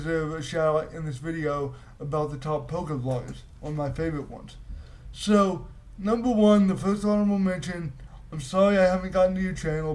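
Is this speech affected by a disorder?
Yes: cerebral palsy; voice tone sometimes odd.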